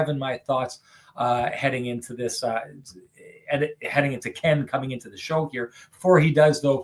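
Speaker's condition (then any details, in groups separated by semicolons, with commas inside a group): No condition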